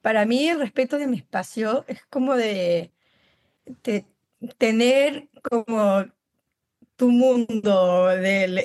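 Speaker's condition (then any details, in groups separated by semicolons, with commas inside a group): Down syndrome; congenital, since birth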